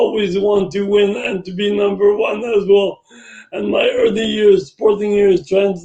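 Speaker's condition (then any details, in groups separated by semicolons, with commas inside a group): Brain injury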